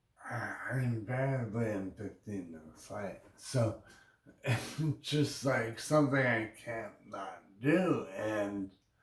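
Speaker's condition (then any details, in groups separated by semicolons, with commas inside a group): Brain injury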